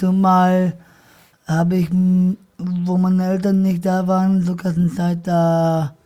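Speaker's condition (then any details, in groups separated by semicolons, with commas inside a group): Down syndrome; trisomy 21, present from birth, operated right after birth in Hannover, back corset worn earlier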